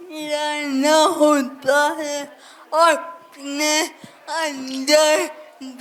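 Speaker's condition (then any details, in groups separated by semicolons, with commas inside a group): Cerebral palsy; speech not clear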